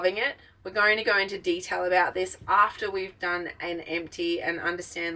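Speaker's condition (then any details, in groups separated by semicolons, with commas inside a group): No condition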